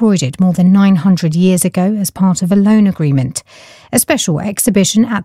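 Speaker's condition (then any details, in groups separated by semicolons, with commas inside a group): No condition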